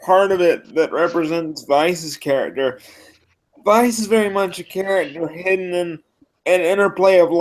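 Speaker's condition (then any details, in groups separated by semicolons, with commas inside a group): No condition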